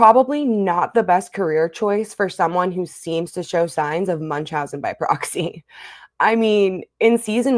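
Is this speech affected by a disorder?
No.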